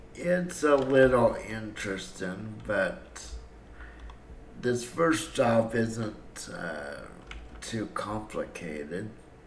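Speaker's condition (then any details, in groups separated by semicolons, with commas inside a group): Cerebral palsy; breathing fine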